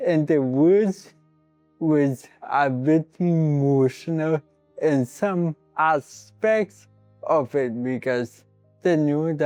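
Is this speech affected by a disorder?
Yes: cerebral palsy; from birth.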